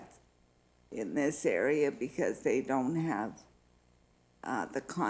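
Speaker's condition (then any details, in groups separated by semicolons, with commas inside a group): Multiple sclerosis; needs time to get voice up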